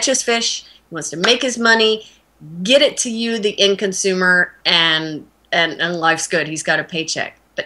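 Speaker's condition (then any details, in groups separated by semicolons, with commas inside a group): No condition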